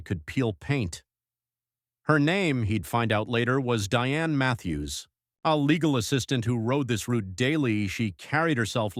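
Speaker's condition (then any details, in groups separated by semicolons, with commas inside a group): No condition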